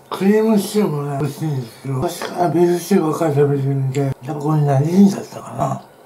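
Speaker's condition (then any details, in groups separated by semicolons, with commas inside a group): Tongue cancer, partial glossectomy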